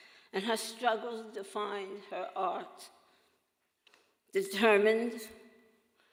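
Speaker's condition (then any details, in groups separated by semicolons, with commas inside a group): Oral cancer survivor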